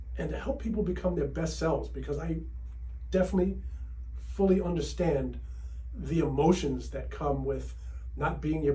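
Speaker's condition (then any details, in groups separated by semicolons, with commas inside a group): No condition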